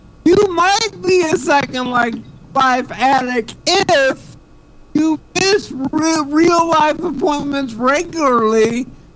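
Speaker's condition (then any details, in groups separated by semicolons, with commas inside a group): Cerebral palsy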